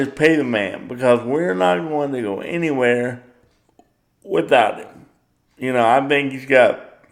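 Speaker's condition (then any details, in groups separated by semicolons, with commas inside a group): Cerebral palsy; power wheelchair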